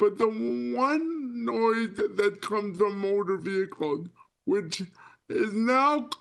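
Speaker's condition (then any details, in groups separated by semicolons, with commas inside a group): Spastic cerebral palsy; limited hand dexterity, cannot write, uses wheelchair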